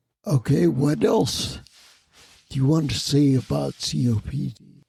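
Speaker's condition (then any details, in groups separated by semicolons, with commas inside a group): Spinocerebellar ataxia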